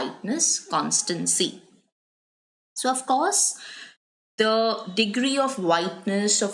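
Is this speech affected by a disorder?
No.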